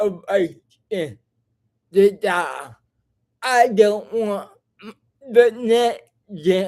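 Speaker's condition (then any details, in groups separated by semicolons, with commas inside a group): Cerebral palsy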